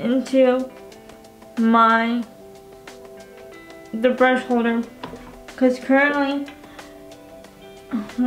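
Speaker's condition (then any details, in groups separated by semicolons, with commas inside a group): Cerebral palsy, spastic quadriplegic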